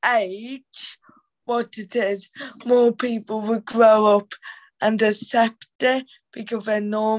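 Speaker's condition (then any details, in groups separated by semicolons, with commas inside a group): Cerebral palsy; teenager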